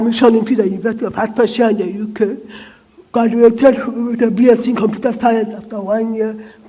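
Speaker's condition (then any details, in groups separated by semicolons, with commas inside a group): Cerebral palsy; diagnosed by brain scan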